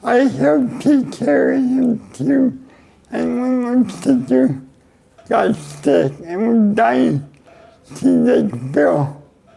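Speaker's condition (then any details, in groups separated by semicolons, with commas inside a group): Cerebral palsy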